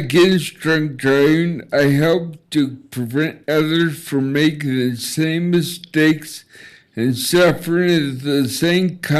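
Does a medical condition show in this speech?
Yes: traumatic brain injury; car crash, ejected from vehicle; gets off track, curses sometimes; relearned talking and eating after regaining consciousness.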